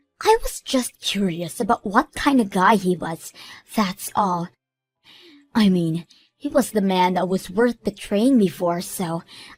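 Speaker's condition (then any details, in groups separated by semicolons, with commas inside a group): No condition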